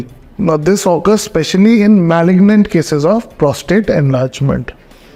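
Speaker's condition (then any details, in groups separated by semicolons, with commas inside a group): No condition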